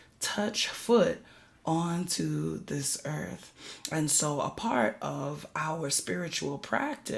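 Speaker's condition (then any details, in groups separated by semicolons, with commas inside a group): No condition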